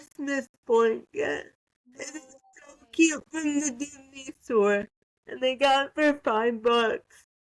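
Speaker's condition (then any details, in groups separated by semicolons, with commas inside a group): Cerebral palsy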